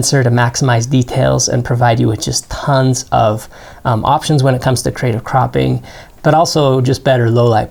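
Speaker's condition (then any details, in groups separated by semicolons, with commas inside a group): No condition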